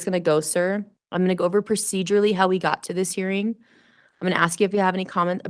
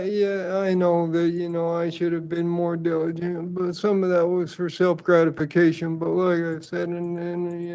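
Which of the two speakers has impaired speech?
The second: Parkinson's disease; severe, cannot write.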